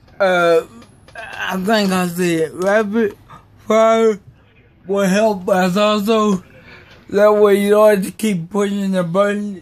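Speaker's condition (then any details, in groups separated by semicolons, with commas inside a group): Cerebral palsy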